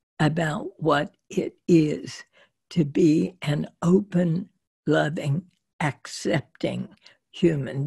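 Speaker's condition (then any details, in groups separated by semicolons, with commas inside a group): Spasmodic dysphonia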